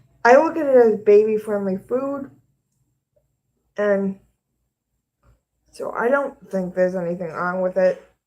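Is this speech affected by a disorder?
Yes: cerebral palsy; both hands affected.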